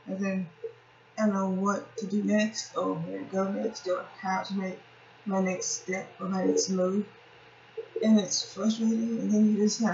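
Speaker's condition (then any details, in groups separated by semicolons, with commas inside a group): Cerebral palsy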